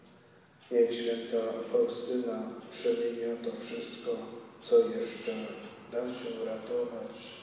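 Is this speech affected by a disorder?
No.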